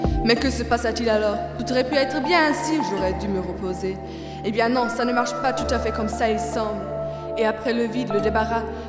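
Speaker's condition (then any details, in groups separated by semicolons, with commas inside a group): No condition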